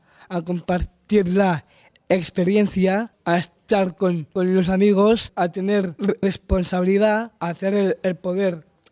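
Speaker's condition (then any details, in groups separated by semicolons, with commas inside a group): Down syndrome; genetic disorder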